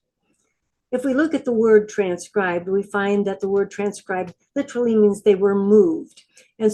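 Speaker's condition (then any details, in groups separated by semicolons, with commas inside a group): No condition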